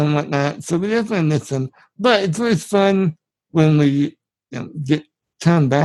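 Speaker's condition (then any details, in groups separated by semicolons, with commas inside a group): Spinal muscular atrophy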